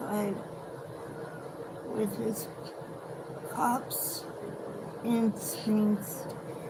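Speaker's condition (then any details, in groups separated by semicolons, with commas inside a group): Cerebral palsy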